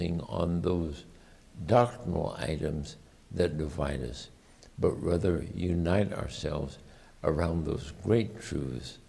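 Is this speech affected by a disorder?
Yes: ALS.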